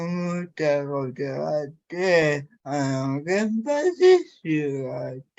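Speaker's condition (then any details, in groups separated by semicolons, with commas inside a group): Cerebral palsy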